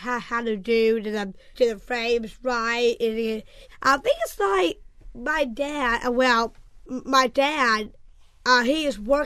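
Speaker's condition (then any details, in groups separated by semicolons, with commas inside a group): Down syndrome; diagnosis confirmed about 2 weeks after birth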